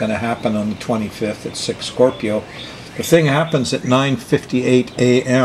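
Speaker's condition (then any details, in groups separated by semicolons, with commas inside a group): No condition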